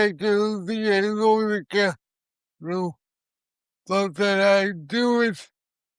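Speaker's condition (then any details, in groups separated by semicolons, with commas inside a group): Cerebral palsy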